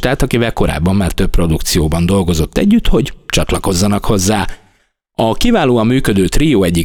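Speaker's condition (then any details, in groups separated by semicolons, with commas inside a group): No condition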